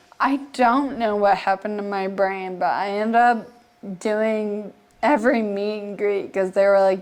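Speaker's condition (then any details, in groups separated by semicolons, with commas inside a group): Friedreich's ataxia; progressive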